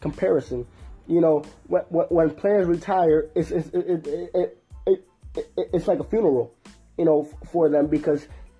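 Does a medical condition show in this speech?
Yes: stuttering; may stutter during podcast; here repeated sounds, prolonged sounds.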